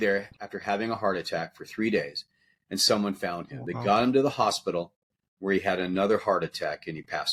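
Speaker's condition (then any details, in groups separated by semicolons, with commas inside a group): No condition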